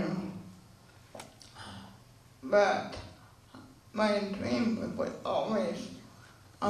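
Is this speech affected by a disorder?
Yes: cerebral palsy; since birth, unable to run.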